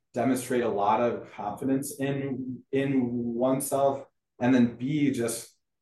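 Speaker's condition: Stuttering; varies by situation, more fluent when confident, healthy and feeling good; repeated sounds, prolonged sounds

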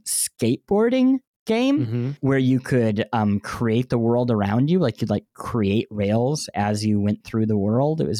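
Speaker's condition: Cleft lip and palate; bandaged

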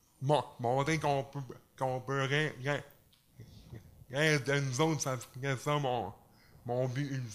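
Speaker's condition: Cerebral palsy with stuttering; movement affected; stutters during recording; scripted stuttering jokes, once rejected at audition for stuttering too much, later unnoticed

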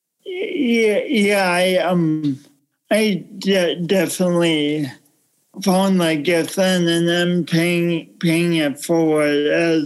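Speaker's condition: Cerebral palsy; pronounced speech impediment, speech therapy, OT and PT in childhood in the 80s

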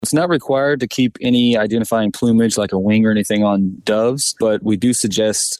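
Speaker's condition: No condition

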